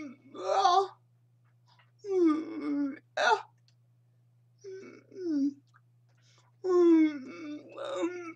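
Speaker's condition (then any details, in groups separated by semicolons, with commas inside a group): Cerebral palsy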